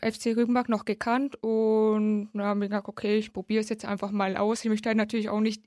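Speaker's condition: Hard of hearing since birth, congenital, cochlear implant, severe; partial sign language

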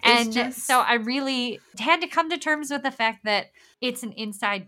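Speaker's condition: Bilateral cleft lip and palate; congenital

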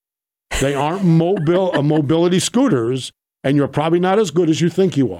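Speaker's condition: No condition

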